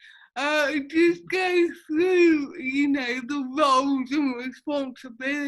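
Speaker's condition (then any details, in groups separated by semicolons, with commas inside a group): Cerebral palsy; affects speech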